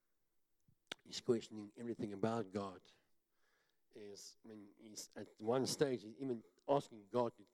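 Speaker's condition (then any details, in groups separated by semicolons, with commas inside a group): Cleft palate; talks funny, self-described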